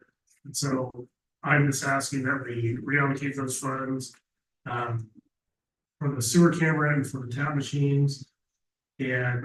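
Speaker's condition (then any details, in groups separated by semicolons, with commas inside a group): No condition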